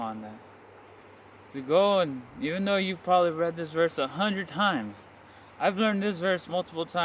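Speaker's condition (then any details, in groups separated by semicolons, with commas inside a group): No condition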